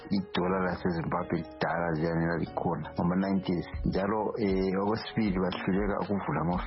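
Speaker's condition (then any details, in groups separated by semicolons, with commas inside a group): No condition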